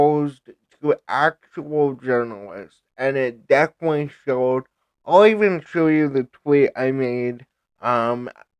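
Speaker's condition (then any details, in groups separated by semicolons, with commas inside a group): Cerebral palsy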